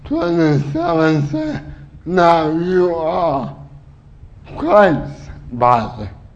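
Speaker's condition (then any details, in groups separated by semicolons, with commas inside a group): Cerebral palsy; 15 minutes without breathing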